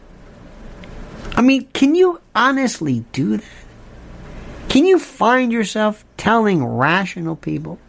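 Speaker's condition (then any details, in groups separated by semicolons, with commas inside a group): No condition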